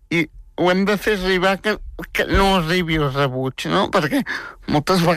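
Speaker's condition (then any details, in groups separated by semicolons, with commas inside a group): Spastic tetraplegic cerebral palsy; premature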